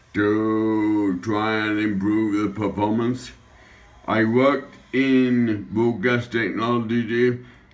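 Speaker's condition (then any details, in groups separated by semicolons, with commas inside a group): Acquired brain injury, ataxia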